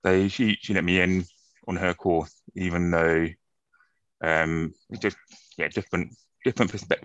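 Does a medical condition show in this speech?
Yes: profound deafness, acquired from meningitis.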